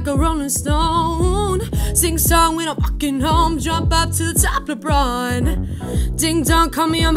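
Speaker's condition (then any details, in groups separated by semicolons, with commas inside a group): No condition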